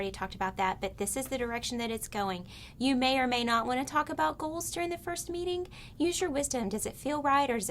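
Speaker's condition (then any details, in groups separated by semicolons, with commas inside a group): No condition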